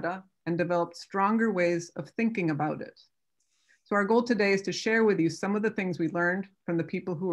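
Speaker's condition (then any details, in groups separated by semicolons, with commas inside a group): No condition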